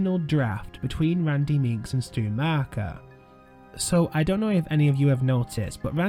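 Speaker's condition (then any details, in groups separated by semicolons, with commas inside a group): No condition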